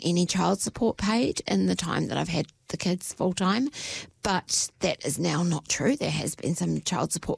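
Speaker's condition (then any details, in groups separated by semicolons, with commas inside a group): Spasmodic dysphonia; lifelong, onset within months after prolonged stress settled, brain-to-voice-box neurological pathway interrupted, prior speech therapy; Botox injections every 3 months, working well, near end of 3-month cycle; voice does weird stuff, hard to get right, audibly worse near end of Botox cycle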